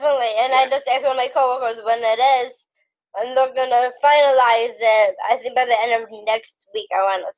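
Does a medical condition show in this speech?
Yes: Down syndrome.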